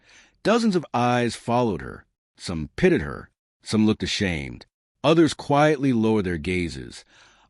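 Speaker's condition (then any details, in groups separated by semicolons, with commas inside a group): No condition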